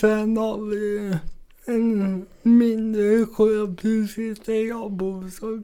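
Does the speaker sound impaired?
Yes: cerebral palsy; from birth, oxygen deprivation at delivery, heart not beating at birth then restarted, spasms, right side harder to control; 26 years since onset, mild, long walks tiring, most tasks possible but very energy-consuming; mainly affects speech and balance.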